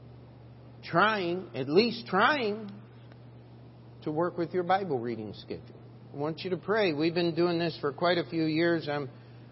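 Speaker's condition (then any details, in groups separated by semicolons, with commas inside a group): No condition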